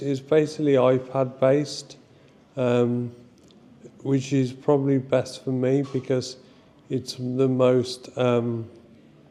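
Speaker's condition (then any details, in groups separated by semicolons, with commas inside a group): Motor neurone disease (ALS)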